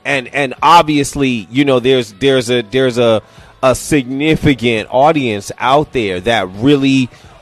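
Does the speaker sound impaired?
No.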